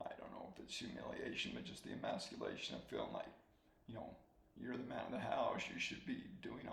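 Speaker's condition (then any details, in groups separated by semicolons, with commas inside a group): ALS; soft spoken, swallowing getting harder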